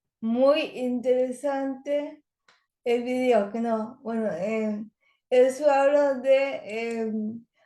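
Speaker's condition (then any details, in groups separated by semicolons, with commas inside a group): Cerebral palsy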